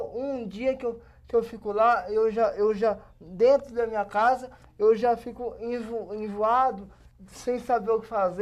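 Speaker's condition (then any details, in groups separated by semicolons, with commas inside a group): Cerebral palsy; age 27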